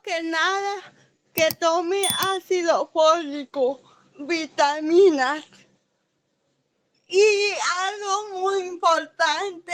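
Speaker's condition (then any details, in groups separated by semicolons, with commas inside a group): Cerebral palsy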